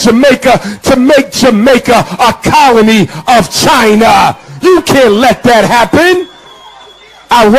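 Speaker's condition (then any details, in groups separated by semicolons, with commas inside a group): No condition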